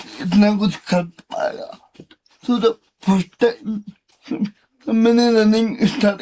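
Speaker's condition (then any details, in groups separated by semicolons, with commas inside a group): Cerebral palsy; since childhood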